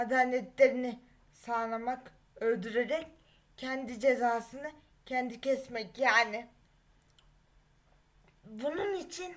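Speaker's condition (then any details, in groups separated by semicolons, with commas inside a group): Cerebral palsy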